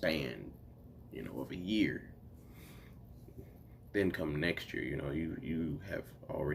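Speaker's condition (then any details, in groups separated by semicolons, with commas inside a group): No condition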